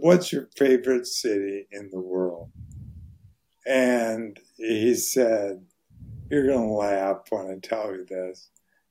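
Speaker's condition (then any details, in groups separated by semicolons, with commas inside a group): ALS; voice very hoarse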